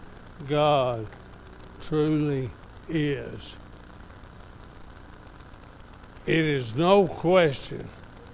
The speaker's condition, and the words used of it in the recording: ALS (motor neuron disease). And it's evident today from my speech has been somewhat affected, so bear with me.